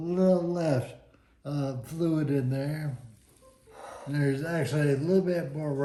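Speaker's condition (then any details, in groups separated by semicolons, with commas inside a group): Friedreich's ataxia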